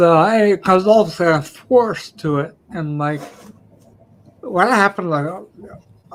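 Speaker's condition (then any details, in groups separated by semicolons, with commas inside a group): Ataxia; may slur speech, may sound drunk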